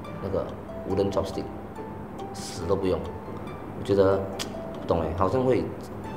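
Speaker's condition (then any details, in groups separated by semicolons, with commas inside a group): No condition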